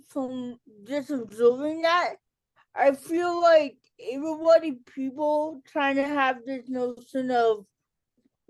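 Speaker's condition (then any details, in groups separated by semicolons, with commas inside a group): Cerebral palsy; affects speech and fine motor skills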